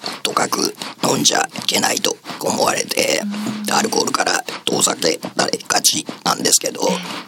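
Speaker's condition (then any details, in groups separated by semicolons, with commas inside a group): Laryngectomy, esophageal speech; voice lost with larynx removal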